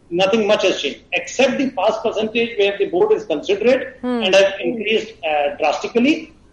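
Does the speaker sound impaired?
No.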